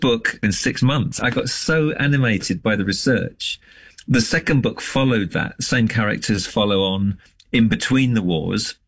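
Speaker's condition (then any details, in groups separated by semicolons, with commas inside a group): No condition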